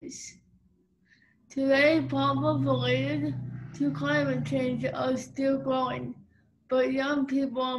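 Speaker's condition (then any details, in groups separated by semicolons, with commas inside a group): Cerebral palsy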